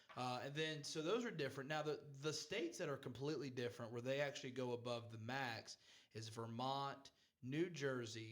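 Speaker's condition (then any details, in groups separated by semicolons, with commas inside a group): No condition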